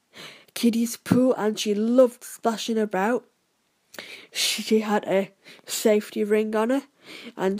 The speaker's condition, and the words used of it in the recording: Stuttering. I'm sorry if I sound quite nasal and froggy-like, but I've got a little bit of a cold, so take as you find.